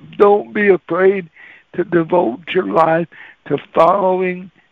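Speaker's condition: Cerebral palsy; walks really funny

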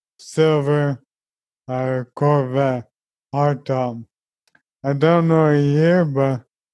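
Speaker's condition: ALS; toileting help

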